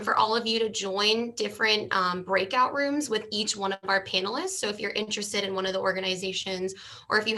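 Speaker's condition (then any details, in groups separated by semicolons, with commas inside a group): No condition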